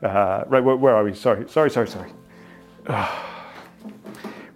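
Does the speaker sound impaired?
No.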